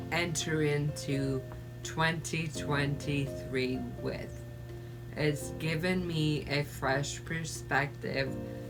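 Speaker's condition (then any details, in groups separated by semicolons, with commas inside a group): ALS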